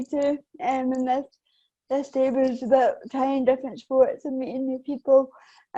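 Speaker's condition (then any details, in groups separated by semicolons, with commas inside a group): Cerebral palsy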